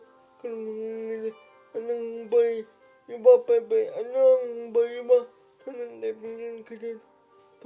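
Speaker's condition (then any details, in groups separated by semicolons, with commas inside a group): Brain lesion disability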